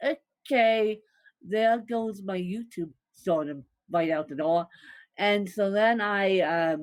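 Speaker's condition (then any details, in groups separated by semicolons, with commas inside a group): Cerebral palsy, mixed, moderate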